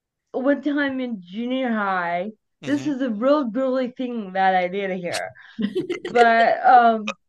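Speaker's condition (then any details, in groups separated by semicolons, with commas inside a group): Cerebral palsy; onset at birth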